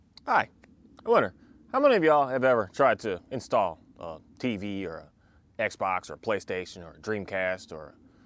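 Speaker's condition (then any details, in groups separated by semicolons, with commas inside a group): No condition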